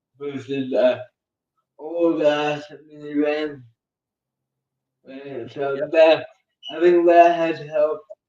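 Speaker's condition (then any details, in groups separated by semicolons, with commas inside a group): Cerebral palsy; uses one hand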